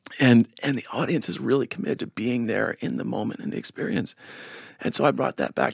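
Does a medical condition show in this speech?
Yes: spasmodic dysphonia; lower voice less consistent, higher pitch more pinched but words get out.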